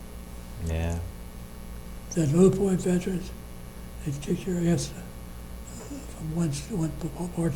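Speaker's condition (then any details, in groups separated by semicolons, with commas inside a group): Parkinson's disease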